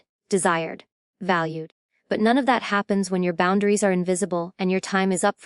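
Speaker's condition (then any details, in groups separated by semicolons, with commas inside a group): No condition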